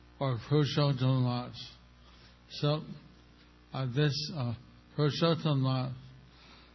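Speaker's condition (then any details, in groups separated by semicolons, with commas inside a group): Stroke with facial paralysis; may be hard to understand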